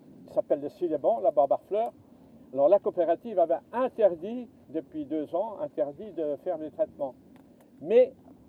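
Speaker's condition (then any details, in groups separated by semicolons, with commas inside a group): No condition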